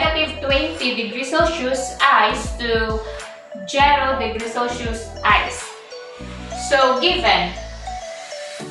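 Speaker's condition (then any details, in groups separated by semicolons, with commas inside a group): No condition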